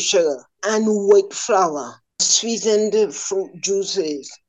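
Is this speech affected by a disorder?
Yes: ataxia; slowly progressive degenerative ataxia, mother affected, ENT Dr. Clark noted imbalance, referred to Dr. Ben Stabler; hand tremor causing dropped plates, walking sometimes unaffected; first sign slurred speech episode lasting 8-10 minutes, unnoticed by self, mistaken for drinking.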